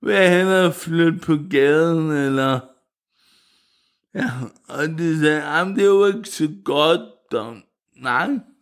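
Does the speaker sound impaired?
Yes: cerebral palsy; wheelchair user.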